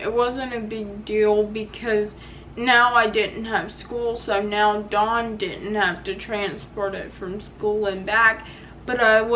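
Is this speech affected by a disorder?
Yes: cerebral palsy.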